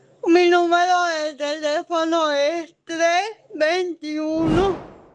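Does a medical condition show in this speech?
Yes: cerebral palsy.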